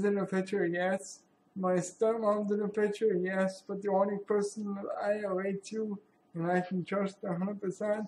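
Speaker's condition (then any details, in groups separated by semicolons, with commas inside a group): Cerebral palsy; sometimes hard to speak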